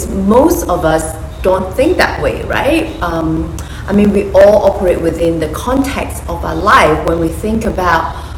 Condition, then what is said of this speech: No condition.